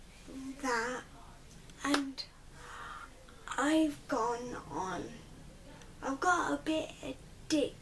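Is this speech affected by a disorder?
Yes: cerebral palsy.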